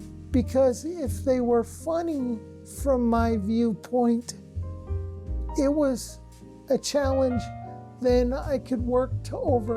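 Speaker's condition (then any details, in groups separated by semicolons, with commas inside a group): Cerebral palsy; since birth; anti-spasm medication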